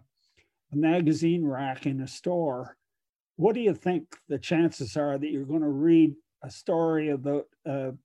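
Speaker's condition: No condition

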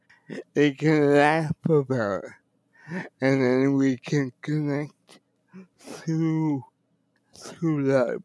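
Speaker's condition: Cerebral palsy; wheelchair user

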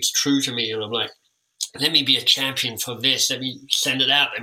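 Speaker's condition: Cleft lip and palate; orthodontic treatment

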